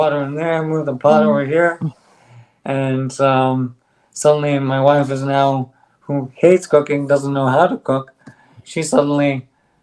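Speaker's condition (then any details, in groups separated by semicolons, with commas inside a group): ALS; on drug, stronger bite, speaks better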